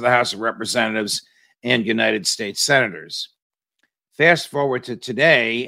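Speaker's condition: No condition

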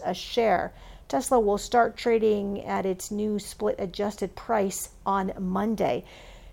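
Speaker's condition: No condition

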